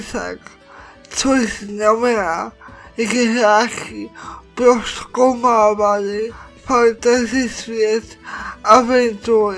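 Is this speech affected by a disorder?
Yes: cerebral palsy.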